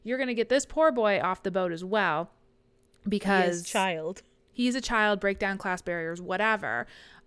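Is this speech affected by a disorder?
No.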